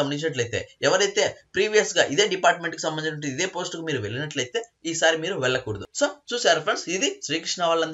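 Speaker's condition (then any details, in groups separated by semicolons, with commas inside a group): No condition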